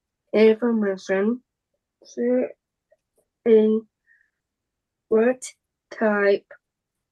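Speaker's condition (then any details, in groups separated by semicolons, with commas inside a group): Down syndrome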